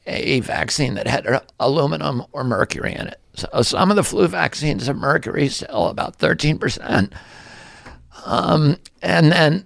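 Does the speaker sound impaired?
Yes: spasmodic dystonia; affects voice, attributed by speaker to yearly flu vaccines, listed on flu vaccine insert.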